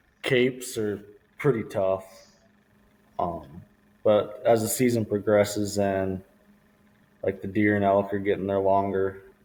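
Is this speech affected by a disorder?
No.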